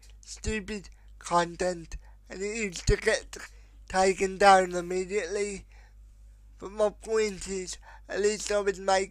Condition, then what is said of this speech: Cerebral palsy. A lot of times, it's when I'm trying to focus on something, but something else takes my mind away.